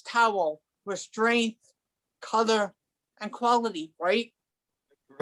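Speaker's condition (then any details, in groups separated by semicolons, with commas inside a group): Cerebral palsy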